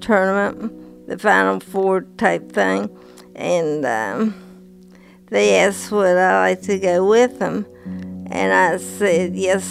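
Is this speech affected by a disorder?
Yes: Parkinson's disease; onset early 50s, first sign full body tremor and fall, Requip treatment, dose raised over years; Requip stopped by neurologist, tremors much worse, trouble walking, uses cane and walker.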